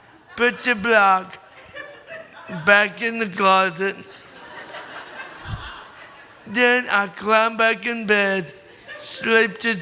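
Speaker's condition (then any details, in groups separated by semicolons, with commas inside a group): Cerebral palsy; born premature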